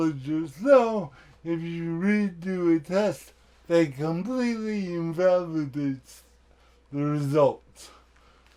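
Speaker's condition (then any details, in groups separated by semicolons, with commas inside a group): Cerebral palsy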